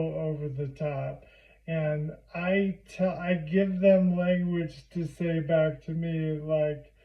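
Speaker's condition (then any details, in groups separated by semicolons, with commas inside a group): Primary lateral sclerosis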